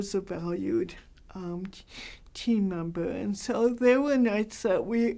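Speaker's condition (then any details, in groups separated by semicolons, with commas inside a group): Cerebral palsy; very mild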